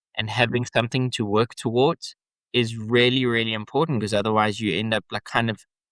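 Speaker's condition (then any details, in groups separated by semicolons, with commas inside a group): No condition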